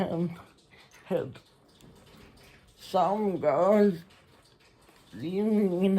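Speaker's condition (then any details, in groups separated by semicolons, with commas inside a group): Muscular Parkinson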